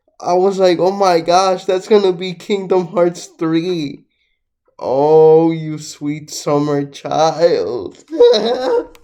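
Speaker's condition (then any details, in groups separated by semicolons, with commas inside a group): Cerebral palsy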